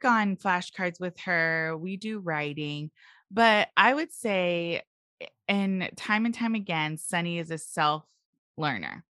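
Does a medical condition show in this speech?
No.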